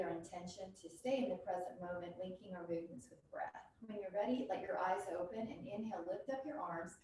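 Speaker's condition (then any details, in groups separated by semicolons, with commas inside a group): No condition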